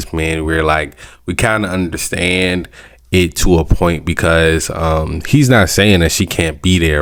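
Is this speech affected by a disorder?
No.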